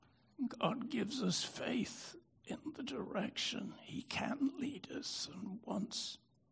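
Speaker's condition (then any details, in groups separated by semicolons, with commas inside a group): Spasmodic dystonia; prior stroke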